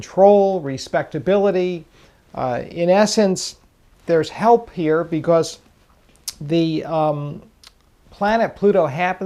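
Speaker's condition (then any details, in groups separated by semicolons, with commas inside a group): No condition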